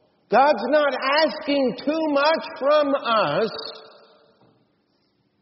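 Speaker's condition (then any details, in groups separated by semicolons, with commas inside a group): No condition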